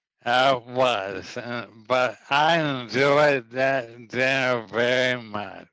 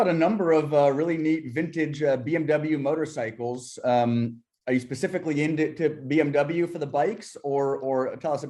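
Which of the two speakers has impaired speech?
The first: ALS.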